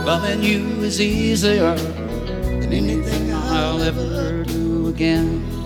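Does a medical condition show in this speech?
No.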